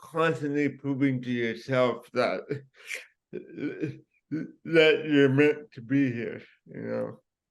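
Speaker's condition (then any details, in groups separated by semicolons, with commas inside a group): Cerebral palsy; from birth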